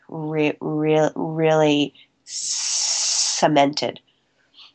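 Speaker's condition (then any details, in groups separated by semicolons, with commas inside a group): Stuttering; covert since childhood, immediate onset soon after starting to talk, school therapy from kindergarten, private therapist; recovering covert, still stutters, American Institute for Stuttering 3-week intensive program, fluency shaping techniques; formerly word switching and avoiding, held back stutters, pushed words out, appeared out of breath; repeated sounds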